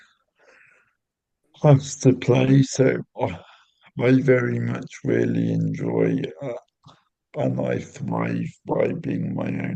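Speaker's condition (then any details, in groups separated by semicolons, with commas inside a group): Cerebral palsy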